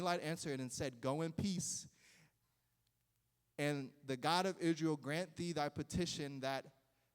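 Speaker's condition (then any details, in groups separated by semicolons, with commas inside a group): No condition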